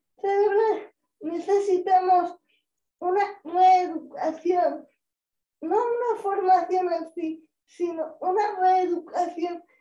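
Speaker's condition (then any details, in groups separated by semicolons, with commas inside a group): Cerebral palsy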